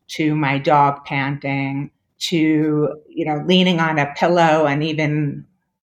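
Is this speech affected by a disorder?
Yes: deafness; congenital moderate-severe hearing loss, diagnosed as toddler, hearing aids, lip reading, Esteem implant plus cochlear implant; two cochlear implants after Esteem battery died at 10 years, permanently deaf without them.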